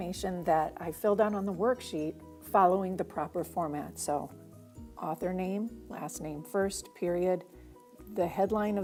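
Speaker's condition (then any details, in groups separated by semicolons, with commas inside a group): No condition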